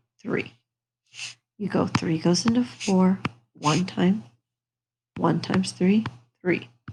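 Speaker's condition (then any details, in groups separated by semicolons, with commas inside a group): No condition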